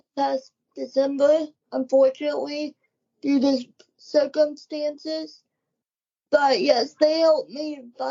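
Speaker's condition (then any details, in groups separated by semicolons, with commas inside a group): Cerebral palsy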